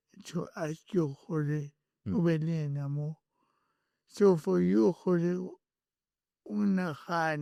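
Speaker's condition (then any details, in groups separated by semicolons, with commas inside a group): Cerebral palsy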